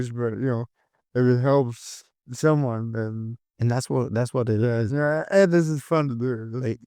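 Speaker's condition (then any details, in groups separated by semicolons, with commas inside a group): Cerebral palsy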